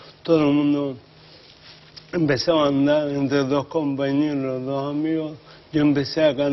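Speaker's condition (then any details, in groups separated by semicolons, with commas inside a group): Acquired brain injury; traumatic, traffic accident; recovery phase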